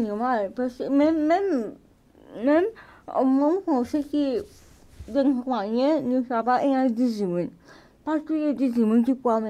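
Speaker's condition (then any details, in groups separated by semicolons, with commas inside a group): Cerebral palsy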